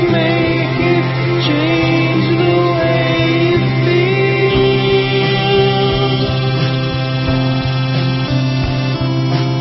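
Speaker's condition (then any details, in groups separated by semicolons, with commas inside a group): No condition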